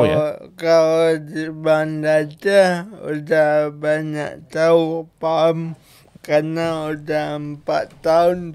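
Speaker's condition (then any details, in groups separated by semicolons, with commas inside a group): Cerebral palsy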